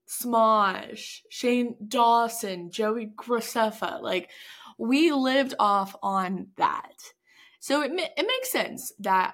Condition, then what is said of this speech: Stuttering. We never know if I'm going to be stuttering a lot more or not.